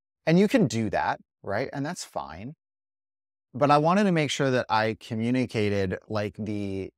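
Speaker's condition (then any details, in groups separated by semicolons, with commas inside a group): No condition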